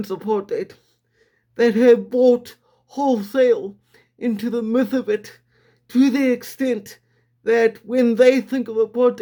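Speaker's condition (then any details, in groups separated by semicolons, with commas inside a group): Quadriplegic cerebral palsy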